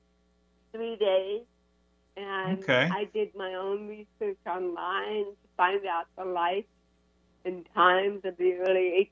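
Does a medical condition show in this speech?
Yes: cerebral palsy; ongoing Botox for chronic pain, constant uncontrollable brain signals against spinal hardware.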